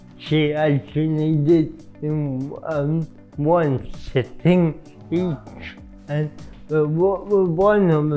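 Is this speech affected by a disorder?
Yes: cerebral palsy; permanent wheelchair user.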